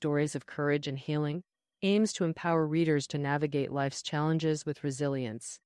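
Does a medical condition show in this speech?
No.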